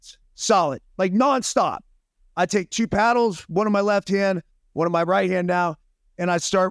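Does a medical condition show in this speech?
No.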